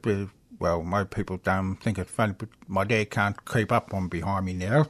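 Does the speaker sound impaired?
Yes: hearing loss with cochlear implants; right implant 10-11 years ago, left 2-3 years later, 4-hour operation, dead hair cells, formerly hearing aids; both implants, number seven model Bluetooth phone streaming, telecoil via Cochlear app, hears fridge motor; asks others to speak slowly, struggles when people talk quickly.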